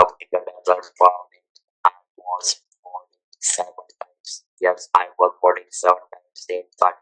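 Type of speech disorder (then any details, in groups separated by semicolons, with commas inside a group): Electrolarynx speech; throat cancer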